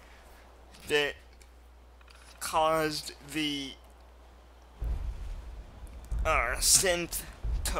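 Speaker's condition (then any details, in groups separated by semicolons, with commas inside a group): Cerebral palsy, mild; speech sometimes affected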